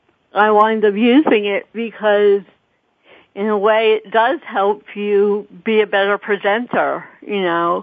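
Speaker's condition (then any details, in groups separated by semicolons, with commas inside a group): Cerebral palsy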